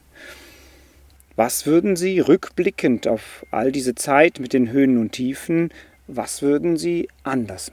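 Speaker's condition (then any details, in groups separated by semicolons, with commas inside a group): No condition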